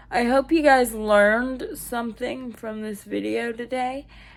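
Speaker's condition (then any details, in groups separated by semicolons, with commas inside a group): Cerebral palsy; severe hip arthritis, hip resection surgery; young adult, long recovery from hip resection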